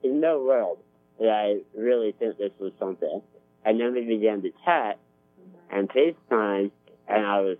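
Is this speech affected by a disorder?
Yes: spinal muscular atrophy, type 2; better jaw muscles since Spinraza.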